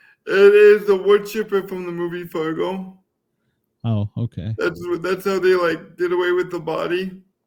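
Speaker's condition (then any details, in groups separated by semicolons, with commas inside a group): Cerebral palsy; voice affected by condition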